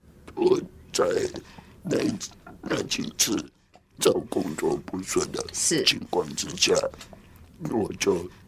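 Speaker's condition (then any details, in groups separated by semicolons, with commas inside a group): Laryngectomy for hypopharyngeal cancer; total laryngectomy for stage four hypopharyngeal cancer diagnosed at 45, smoker since junior high; esophageal speech learned at 中華民國無喉者復聲協會; hoarse voice before diagnosis, voice lost after surgery, 1.5 years to say own name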